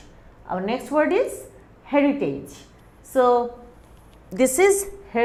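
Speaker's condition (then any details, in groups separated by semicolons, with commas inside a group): No condition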